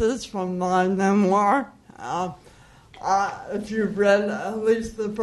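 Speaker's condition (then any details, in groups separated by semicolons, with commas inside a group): Cerebral palsy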